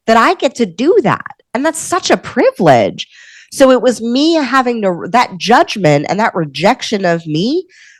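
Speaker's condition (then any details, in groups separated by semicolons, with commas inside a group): No condition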